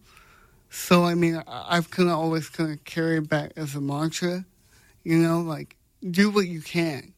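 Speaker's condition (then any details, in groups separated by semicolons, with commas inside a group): Cerebral palsy; congenital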